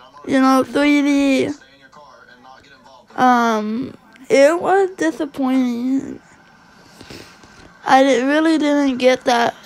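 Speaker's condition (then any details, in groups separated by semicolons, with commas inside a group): Cerebral palsy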